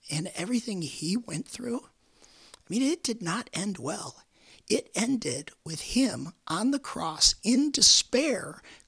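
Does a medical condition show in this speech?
Yes: vocal cord cancer, repeated surgery; Hodgkin's lymphoma diagnosed at age 36, 19 vocal cord surgeries, chemotherapy causing mouth pain; a few weeks after 19th vocal cord surgery at University of Michigan, about 17 years since diagnosis.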